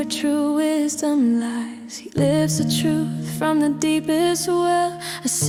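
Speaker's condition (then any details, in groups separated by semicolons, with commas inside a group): No condition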